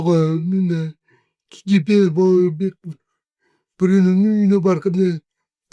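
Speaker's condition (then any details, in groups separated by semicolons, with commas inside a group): Cerebral palsy; 40 years with condition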